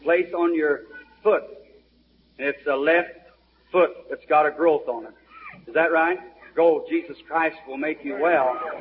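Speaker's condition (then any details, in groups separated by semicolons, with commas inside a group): No condition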